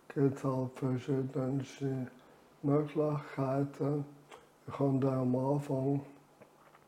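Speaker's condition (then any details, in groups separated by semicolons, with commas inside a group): ALS; diagnosed at age 43, handwriting failed early, uses computer aids with mouse; reduced air makes talking effortful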